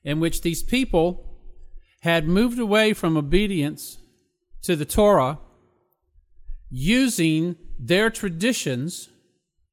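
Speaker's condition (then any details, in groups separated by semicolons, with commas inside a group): No condition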